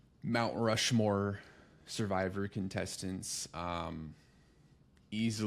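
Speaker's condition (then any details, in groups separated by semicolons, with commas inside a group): No condition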